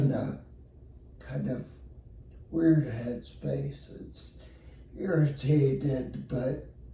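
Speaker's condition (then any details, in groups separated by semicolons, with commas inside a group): Spinocerebellar ataxia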